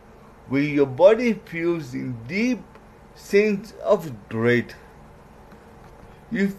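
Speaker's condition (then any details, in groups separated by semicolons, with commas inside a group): Cerebral palsy; certain letters flat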